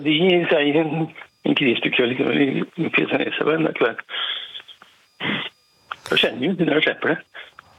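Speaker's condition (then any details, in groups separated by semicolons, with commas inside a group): Parkinson's disease; throat operation, icu about 2 months ago, oxygen mask half a day, nearly died; takes 40-50 tablets daily, partly Parkinson's medication, considering reducing tablets; difficulty speaking at times, trouble getting voice out properly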